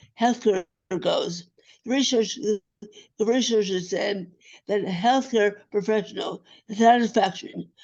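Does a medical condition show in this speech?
Yes: acquired brain injury.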